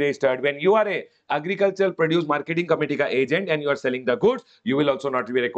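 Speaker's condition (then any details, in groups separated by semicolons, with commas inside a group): No condition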